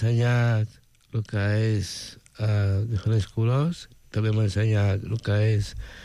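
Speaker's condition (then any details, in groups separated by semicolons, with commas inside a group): Down syndrome; intellectual disability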